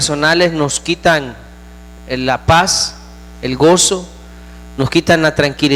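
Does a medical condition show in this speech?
No.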